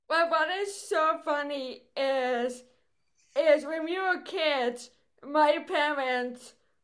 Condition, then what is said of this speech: Cerebral palsy. And I'm the lucky person who had a voice being affected by a cerebral palsy.